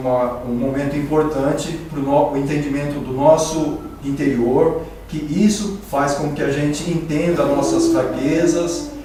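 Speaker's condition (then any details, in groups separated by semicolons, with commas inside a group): No condition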